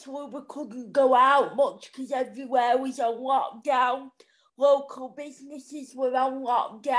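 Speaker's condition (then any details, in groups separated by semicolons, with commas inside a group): Cerebral palsy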